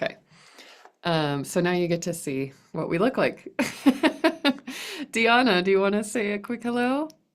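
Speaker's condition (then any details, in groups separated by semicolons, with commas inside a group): No condition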